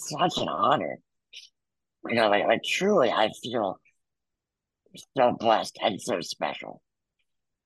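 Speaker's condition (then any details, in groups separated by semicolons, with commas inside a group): Muscular dystrophy; congenital, wheelchair user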